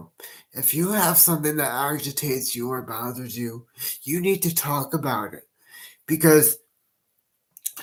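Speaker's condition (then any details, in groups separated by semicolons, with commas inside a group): Cerebral palsy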